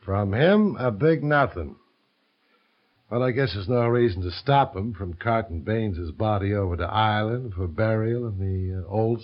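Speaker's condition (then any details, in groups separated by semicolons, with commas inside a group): No condition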